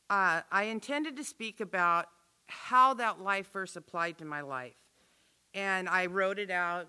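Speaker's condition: No condition

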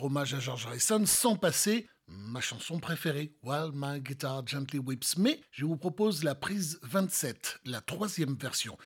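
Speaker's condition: No condition

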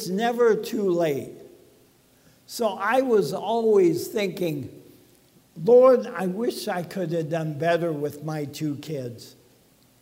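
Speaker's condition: ALS; talking a little bit funny

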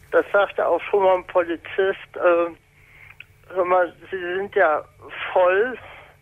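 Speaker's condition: Spastic paralysis since birth; mainly in hands

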